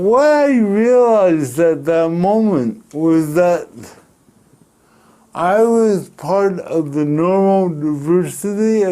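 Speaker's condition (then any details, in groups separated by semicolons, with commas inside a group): Cerebral palsy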